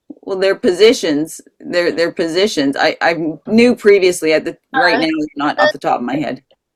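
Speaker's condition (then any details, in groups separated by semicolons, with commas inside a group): No condition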